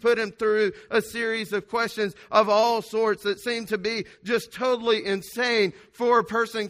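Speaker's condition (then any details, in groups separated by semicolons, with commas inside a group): No condition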